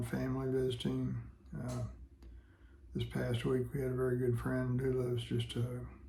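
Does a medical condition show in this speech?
Yes: Parkinson's disease; ongoing voice problems, thick saliva, frequent swallowing.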